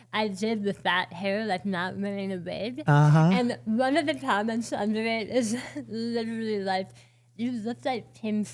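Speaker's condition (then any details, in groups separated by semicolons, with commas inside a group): Oral cancer, partial glossectomy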